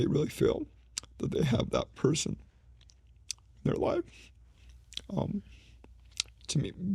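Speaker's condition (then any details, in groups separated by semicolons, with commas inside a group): ALS; slowly progressing form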